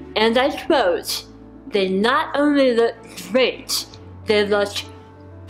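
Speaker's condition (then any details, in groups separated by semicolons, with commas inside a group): Hemi-glossectomy for oral cancer, hemiglossectomy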